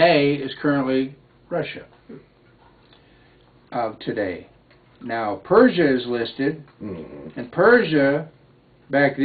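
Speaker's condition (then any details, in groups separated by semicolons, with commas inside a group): No condition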